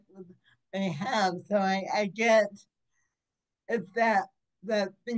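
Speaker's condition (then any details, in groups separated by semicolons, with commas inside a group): Cerebral palsy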